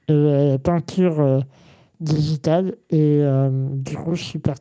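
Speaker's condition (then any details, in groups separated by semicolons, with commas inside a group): Congenital muscular dystrophy; present from birth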